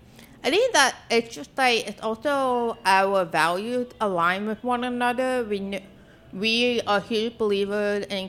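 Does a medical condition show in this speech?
Yes: deafness; speaks really well, deafness often unnoticed.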